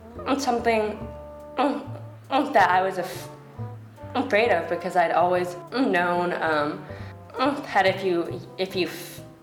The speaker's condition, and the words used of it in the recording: Stuttering. No one has ever said outright that I'm not smart or that I don't sound smart because I stutter.